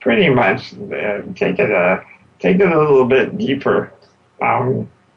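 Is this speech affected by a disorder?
Yes: spinal muscular atrophy; complete quadriplegia from spinal muscular atrophy.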